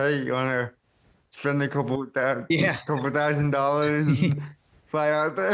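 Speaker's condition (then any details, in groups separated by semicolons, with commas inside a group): Cerebral palsy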